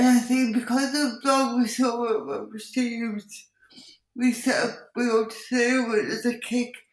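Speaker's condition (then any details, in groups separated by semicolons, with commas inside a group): Cerebral palsy; speech audibly affected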